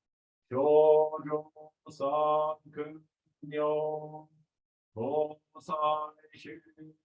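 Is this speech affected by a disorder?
No.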